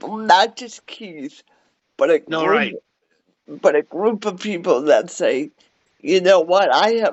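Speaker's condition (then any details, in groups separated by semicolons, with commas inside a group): Cerebral palsy; cerebral palsy, wheelchair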